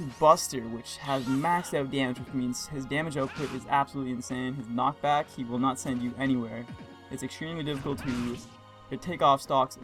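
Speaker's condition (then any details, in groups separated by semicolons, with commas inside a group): No condition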